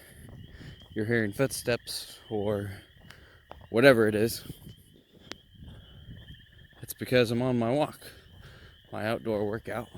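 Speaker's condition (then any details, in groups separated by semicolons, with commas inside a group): No condition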